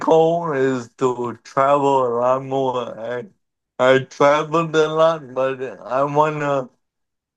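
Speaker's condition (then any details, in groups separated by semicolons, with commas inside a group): Cerebral palsy; wheelchair over the years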